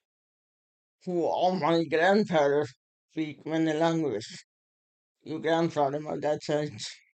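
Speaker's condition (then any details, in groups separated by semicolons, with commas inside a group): Muscular Parkinson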